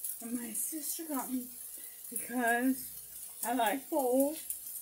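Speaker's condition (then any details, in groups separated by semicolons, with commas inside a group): Brain injury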